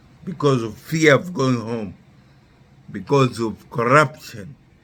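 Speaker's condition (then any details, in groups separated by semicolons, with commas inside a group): Neurological disease; speech therapy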